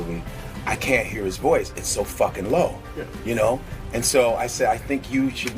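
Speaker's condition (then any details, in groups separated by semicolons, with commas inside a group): No condition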